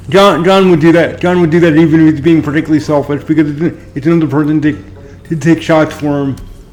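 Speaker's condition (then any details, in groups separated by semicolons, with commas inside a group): Cerebral palsy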